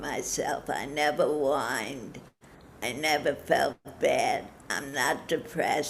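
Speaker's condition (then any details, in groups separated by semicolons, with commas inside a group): Parkinson's disease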